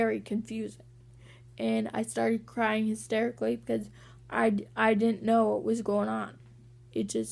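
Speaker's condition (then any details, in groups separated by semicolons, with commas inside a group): Cerebral palsy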